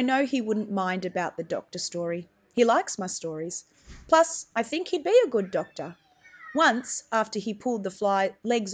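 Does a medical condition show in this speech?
No.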